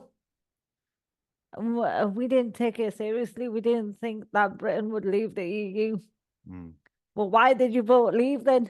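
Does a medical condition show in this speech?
Yes: cerebral palsy; all four limbs.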